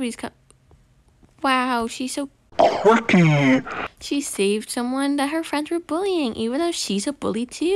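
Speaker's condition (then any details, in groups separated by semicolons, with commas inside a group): No condition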